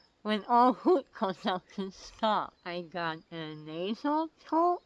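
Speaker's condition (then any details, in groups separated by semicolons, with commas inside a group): Oral cancer; tracheostomy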